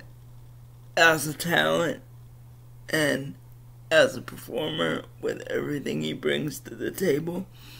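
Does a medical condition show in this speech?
Yes: cerebral palsy.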